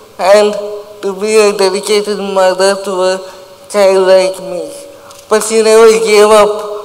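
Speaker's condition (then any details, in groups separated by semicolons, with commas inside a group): Cerebral palsy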